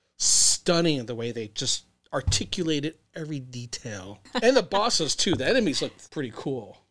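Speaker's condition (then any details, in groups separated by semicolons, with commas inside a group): No condition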